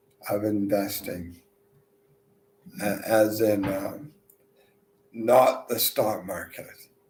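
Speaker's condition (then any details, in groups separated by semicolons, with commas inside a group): Multiple sclerosis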